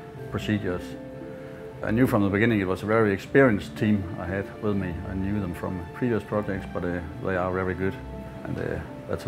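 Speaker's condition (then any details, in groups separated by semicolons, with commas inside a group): No condition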